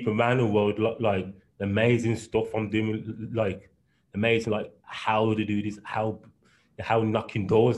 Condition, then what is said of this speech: Stuttering. Like, everybody know I got stutter problems. I can't talk straight, but I will deal with.